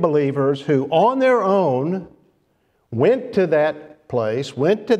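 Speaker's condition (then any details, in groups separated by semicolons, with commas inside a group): No condition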